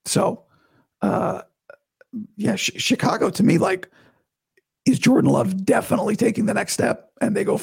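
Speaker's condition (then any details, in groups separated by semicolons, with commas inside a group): Vocal cord surgery recovery; not yet back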